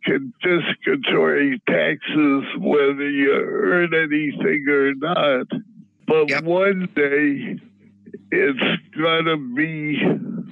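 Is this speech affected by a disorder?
Yes: Parkinson's disease; symptoms treated with cannabis, preferred by tincture dropper, THC-CBD strains relieve anxiety and pain.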